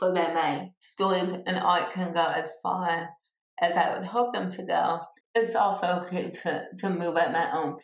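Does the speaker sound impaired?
Yes: cerebral palsy; from birth, born two months premature, 2 pounds 12 ounces, significant motor skill delays, physical and occupational therapy as child; about 30 years old, cerebral palsy not outwardly evident to others; speech impediment, people sometimes ask about it.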